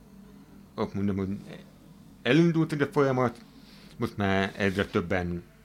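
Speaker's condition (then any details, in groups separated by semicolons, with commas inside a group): Hearing impairment, hard of hearing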